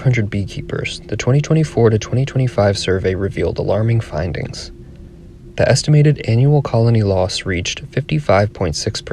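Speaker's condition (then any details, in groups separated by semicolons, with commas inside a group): No condition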